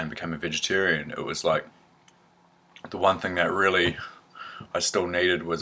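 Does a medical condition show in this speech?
No.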